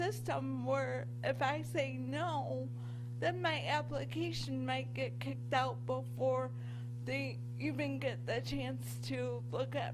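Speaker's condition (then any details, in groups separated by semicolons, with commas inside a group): Cerebral palsy; from birth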